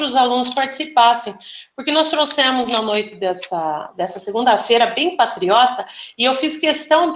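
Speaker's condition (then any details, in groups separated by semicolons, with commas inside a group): No condition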